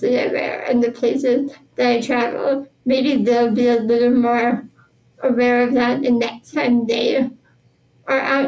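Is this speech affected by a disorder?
Yes: spinal muscular atrophy; genetic progressive neuromuscular disease, born with it, all muscles weaker, never walked, power wheelchair since about age 2.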